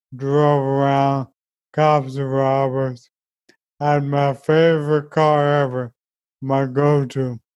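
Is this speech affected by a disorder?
Yes: ALS; meals chopped and fed by others.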